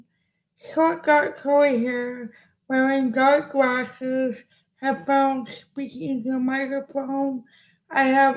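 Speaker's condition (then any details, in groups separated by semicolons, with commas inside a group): Cerebral palsy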